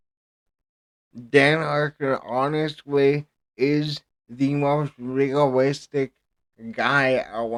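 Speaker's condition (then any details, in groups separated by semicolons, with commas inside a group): Cerebral palsy; speech affected by cerebral palsy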